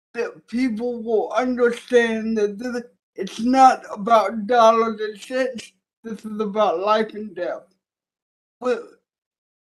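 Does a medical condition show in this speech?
Yes: cerebral palsy; present from birth.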